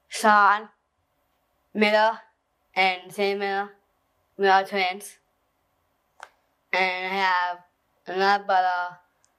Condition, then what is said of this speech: Stroke. So, actually, uh, I can't talk because um, I had a stroke before and I did